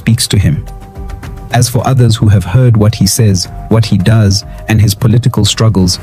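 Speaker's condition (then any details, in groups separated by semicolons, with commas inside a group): No condition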